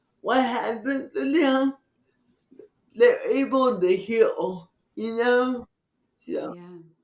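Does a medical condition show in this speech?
Yes: cerebral palsy; from birth.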